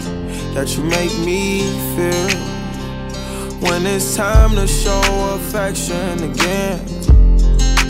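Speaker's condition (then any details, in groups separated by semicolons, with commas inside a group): No condition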